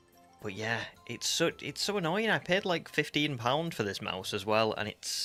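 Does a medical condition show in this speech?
No.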